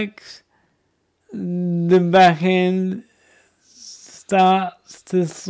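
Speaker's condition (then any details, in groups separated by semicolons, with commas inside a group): Cerebral palsy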